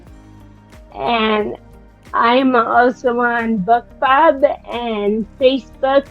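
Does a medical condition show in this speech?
Yes: Friedreich's ataxia; speech affected.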